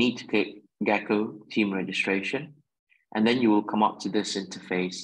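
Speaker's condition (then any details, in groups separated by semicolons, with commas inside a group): No condition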